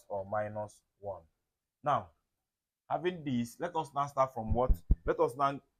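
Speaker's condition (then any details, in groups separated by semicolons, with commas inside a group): No condition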